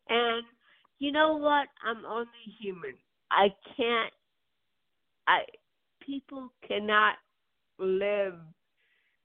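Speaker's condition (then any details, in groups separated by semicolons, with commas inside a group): Cerebral palsy; birth onset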